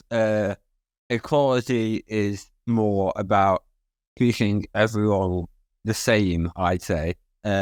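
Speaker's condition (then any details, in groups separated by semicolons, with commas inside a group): Spinal muscular atrophy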